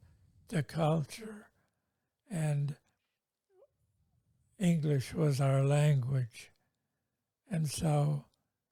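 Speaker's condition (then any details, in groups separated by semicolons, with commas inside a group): Multiple sclerosis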